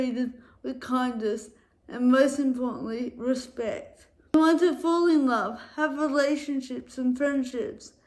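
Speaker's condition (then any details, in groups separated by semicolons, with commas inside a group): Cerebral palsy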